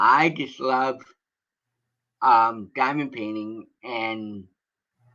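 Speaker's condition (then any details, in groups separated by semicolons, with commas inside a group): Cerebral palsy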